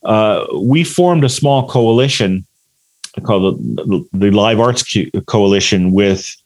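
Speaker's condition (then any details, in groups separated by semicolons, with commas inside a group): No condition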